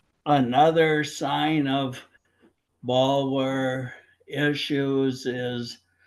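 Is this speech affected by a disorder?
Yes: primary lateral sclerosis, bulbar onset.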